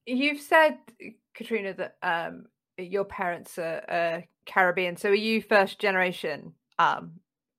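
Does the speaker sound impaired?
No.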